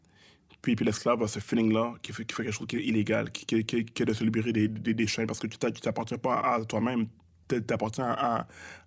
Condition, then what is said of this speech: Stuttering. Tu es un des rappeurs québécois qui est capable de rapper le plus vite.